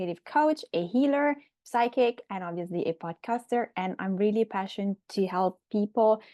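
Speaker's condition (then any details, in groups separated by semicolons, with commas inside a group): No condition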